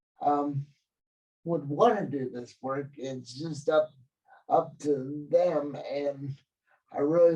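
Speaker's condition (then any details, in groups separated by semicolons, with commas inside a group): Cerebral palsy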